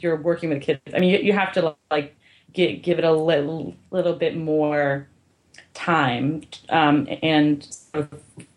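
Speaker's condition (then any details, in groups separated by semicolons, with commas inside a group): Stuttering; sometimes speaks too fast, listeners may not understand or seem confused; repeated sounds, prolonged sounds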